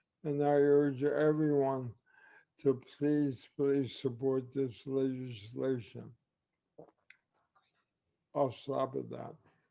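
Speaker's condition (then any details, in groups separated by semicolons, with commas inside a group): ALS; limb onset, prior ulnar nerve and cervical spine surgery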